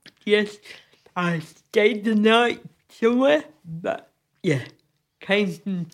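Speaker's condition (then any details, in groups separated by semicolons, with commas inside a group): Cerebral palsy; from birth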